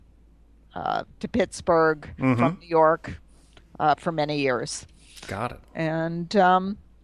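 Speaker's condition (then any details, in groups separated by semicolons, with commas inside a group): No condition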